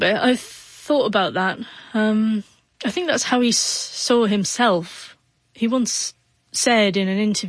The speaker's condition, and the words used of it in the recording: Stuttering. We just take a little bit more time.